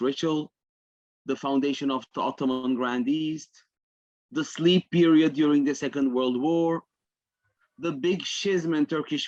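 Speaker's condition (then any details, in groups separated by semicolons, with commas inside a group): No condition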